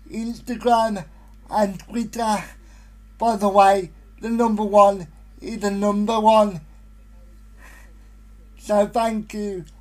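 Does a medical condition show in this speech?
Yes: spastic quadriplegic cerebral palsy; most severe type, present since birth, uses electric wheelchair driven himself, expected non-verbal, began talking at age 6; able to communicate, stutters a lot, worse when distracted by several things.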